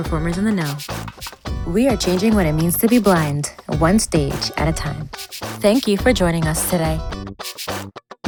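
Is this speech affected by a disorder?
No.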